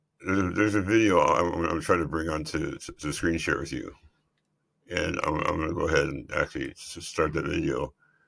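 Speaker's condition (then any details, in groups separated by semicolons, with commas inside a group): Multiple system atrophy; central hypoventilation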